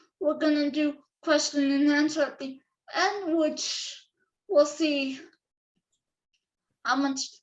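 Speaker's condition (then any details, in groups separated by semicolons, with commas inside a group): Cerebral palsy; audible breath support sounds, may resemble crying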